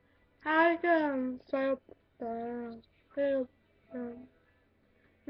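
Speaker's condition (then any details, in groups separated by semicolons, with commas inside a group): Cerebral palsy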